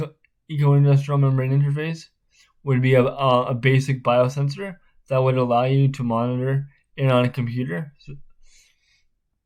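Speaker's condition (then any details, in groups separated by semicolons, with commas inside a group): Spastic cerebral palsy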